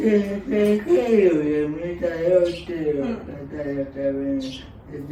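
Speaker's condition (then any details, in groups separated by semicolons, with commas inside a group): Cerebral palsy; severe, uses a wheelchair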